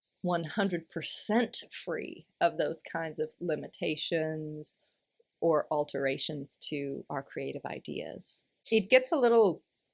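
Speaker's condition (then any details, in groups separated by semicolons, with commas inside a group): No condition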